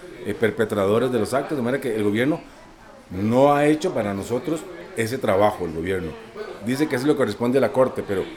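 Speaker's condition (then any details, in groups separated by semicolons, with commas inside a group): No condition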